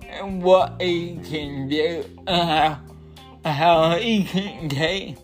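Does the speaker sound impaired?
Yes: cerebral palsy.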